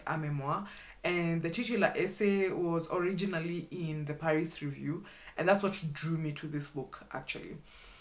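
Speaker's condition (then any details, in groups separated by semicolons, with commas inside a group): No condition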